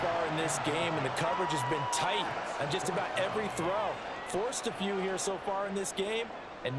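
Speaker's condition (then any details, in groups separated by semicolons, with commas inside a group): No condition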